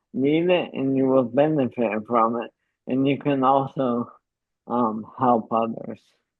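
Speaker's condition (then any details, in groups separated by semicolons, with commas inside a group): ALS; uses pre-recorded voice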